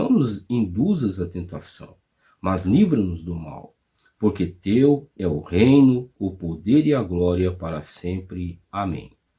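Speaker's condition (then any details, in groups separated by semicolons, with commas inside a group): No condition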